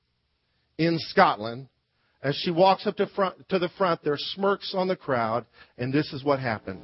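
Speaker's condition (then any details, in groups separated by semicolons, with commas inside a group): No condition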